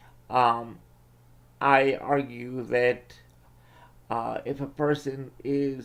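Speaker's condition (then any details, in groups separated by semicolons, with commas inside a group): Cerebral palsy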